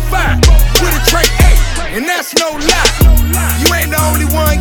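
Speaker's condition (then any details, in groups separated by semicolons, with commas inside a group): No condition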